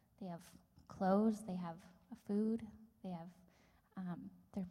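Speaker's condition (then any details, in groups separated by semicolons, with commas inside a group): No condition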